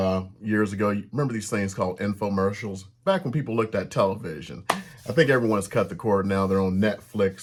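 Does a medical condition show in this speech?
No.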